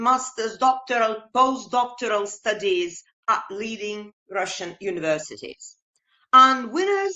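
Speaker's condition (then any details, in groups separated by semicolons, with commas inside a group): No condition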